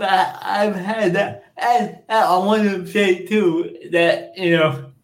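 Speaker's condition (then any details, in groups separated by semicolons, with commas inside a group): Cerebral palsy; cord around neck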